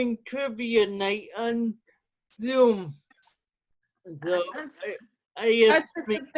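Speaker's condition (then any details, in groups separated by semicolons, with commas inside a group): Cerebral palsy; stress affects whole body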